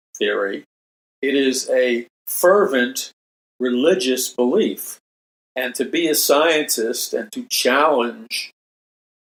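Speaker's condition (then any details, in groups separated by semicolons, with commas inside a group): No condition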